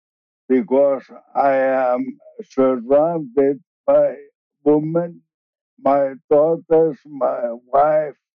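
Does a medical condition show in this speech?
Yes: ALS, bulbar onset, later regular ALS; very slow progression, many years since diagnosis.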